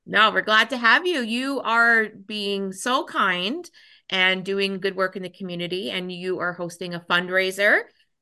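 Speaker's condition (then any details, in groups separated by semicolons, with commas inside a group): No condition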